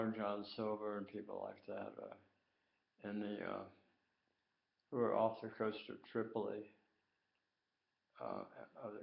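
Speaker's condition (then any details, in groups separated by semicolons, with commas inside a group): Tongue cancer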